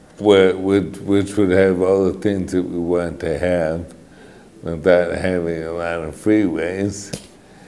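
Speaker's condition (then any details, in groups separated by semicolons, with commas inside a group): Mitochondrial disorder; affects speech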